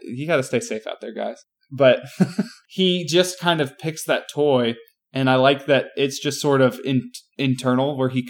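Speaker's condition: No condition

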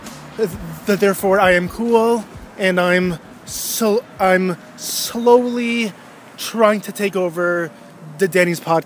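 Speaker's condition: Stuttering; stuttering since age 3 or 4, nearly entire life; prolonged s sound on own name during introduction; e.g. on initial s; repeated sounds, prolonged sounds

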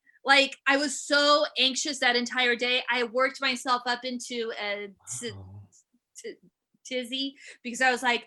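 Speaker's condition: Stuttering; stuttering since childhood, persists in adulthood; more secondaries on phone calls, face movements under masks, strong jaw tension; blocks, part-word repetitions like "p- pizza", "d- d- deal", stutters on "fluency" and "managing"; repeated sounds, blocks

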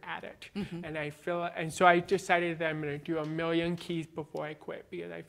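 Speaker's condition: Born deaf, cochlear implant

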